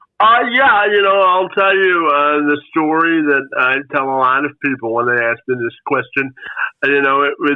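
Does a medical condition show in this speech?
Yes: spastic quadriplegic cerebral palsy.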